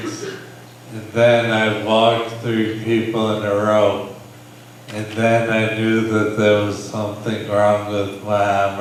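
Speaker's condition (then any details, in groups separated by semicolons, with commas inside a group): Brain injury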